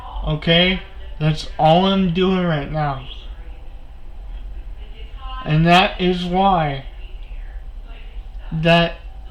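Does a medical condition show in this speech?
Yes: cerebral palsy.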